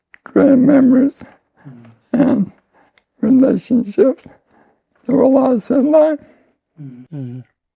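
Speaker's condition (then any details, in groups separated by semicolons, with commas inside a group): ALS; voice and lungs affected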